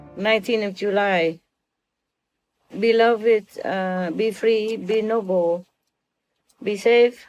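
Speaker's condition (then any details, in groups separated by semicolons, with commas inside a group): No condition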